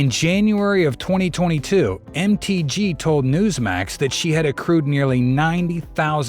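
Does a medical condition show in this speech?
No.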